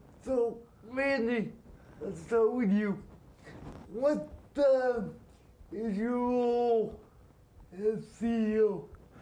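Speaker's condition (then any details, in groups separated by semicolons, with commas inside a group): Spastic quadriplegia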